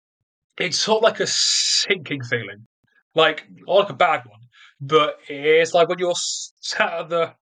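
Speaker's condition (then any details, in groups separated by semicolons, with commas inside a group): Stutter; developmental, onset early childhood, lifelong, more severe during trial, barely able to speak first six months in prison; stutters during this interview; ignores disfluencies and keeps talking, media presence trained as main focus; repeated words, prolonged sounds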